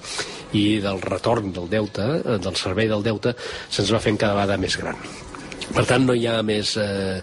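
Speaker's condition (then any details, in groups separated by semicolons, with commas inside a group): No condition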